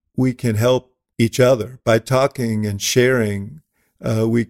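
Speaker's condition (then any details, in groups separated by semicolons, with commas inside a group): No condition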